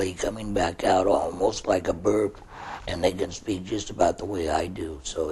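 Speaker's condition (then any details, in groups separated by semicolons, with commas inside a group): Laryngectomy; neck breather, airway disconnected from mouth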